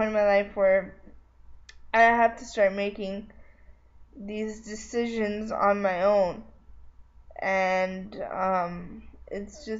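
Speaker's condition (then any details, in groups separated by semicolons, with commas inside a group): Cerebral palsy; spastic, tendon lengthening and transfer surgery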